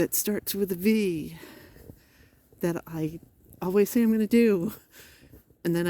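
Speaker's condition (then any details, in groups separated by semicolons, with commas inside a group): No condition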